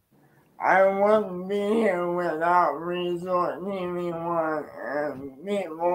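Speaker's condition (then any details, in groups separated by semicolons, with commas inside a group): Cerebral palsy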